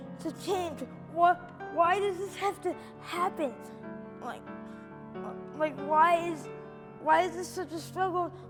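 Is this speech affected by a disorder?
Yes: cerebral palsy; brain injury, selective dorsal rhizotomy at age four; occupational therapy, wheelchair.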